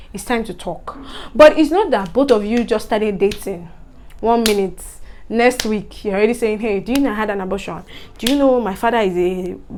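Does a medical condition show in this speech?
No.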